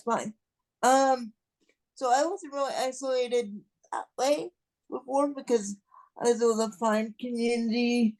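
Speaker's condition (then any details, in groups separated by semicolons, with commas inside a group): Cerebral palsy; non-progressive, will not improve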